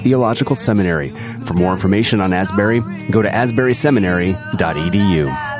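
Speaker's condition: No condition

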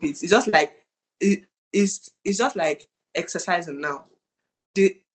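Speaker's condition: Stammering; developmental stammer from first speaking, age 5-6, sister outgrew stutter, younger brother stammers, poor therapy course; still stammers; stammer more obvious than brother's, hidden and avoided in childhood, persisted past age 16; repeated words, prolonged sounds

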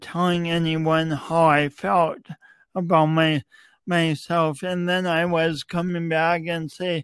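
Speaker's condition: Cerebral palsy; cerebral palsy present from birth, unique walk, yoga and laughter yoga built speaking confidence; speech impediment, comes and goes, avoided speaking in school, finds the words cerebral palsy hard to say

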